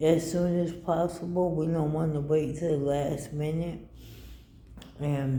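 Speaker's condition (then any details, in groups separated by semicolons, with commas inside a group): ALS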